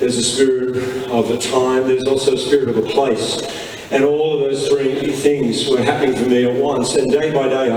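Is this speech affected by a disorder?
No.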